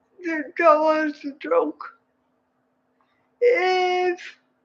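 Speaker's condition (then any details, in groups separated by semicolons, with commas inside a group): Cerebral palsy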